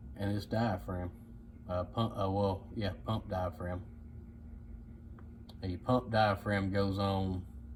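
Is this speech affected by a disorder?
No.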